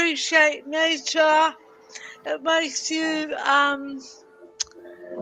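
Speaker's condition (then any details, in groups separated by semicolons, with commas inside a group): Cerebral palsy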